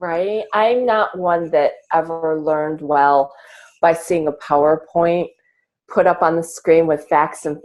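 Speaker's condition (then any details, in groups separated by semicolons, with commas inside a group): No condition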